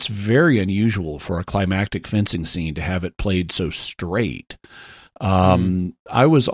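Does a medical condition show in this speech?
No.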